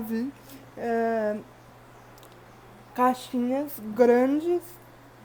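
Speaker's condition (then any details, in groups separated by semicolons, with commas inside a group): Cerebral palsy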